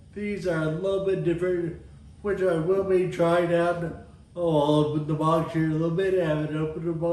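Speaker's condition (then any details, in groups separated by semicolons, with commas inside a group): Friedreich's ataxia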